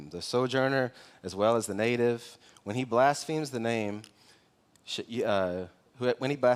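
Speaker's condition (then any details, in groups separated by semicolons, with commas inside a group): No condition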